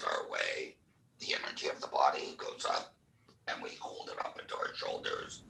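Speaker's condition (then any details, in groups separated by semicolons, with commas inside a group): Laryngectomy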